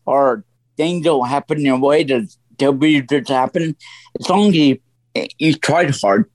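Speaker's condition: Stroke; voice altered since stroke, lasting effect

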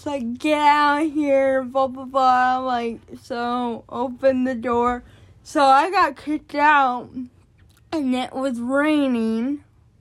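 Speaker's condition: Cerebral palsy; born addicted

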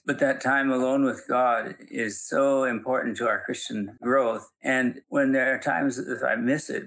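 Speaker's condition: Parkinson's; Parkinson's diagnosed about 6.5 years earlier, gradually somewhat worse, not debilitating; handwriting difficult, typing less accurate, things slower, still able to function; still teaching and speaking publicly

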